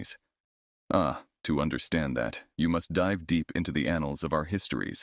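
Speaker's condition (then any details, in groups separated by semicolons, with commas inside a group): No condition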